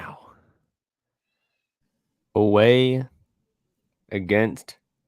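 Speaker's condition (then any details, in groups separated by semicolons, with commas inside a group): No condition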